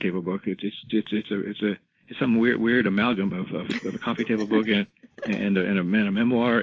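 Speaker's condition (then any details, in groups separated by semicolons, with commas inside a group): Parkinson's disease, rigidity-predominant, no tremor; 11 years into illness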